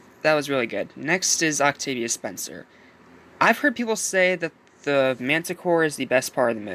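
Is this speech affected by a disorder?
No.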